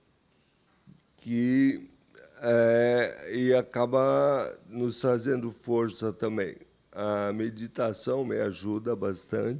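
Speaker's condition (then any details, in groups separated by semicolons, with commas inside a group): Amyotrophic lateral sclerosis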